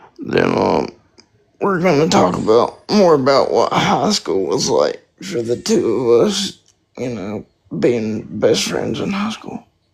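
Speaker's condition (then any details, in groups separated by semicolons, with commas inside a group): Spastic quadriplegic cerebral palsy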